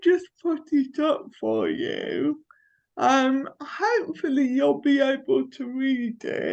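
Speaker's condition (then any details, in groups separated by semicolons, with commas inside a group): Cerebral palsy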